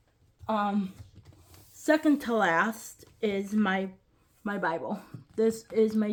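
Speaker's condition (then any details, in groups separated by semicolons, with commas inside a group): Cerebral palsy, quadriplegic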